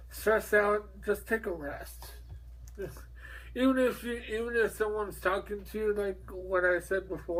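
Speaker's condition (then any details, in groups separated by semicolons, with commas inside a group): Mobius syndrome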